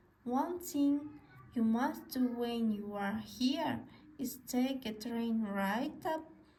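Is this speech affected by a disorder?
No.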